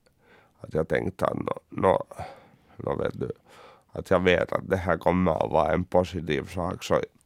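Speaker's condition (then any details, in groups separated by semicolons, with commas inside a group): Cerebral palsy; uses wheelchair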